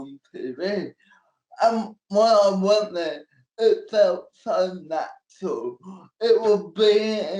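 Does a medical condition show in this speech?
Yes: cerebral palsy.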